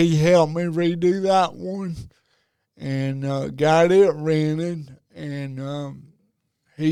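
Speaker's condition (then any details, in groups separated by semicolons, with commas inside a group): Cerebral palsy; diagnosed at about age two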